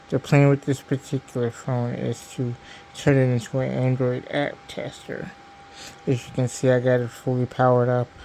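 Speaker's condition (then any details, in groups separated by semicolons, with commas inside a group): Cerebral palsy; diplegia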